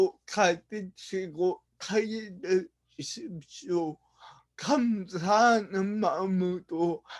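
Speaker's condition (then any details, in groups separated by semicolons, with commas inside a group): Brain lesion disability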